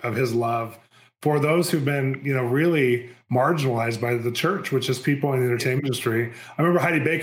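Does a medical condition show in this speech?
No.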